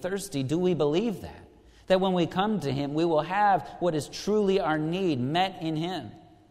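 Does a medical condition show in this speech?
No.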